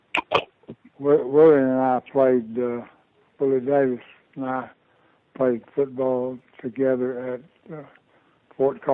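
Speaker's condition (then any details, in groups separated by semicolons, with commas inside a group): Parkinson's disease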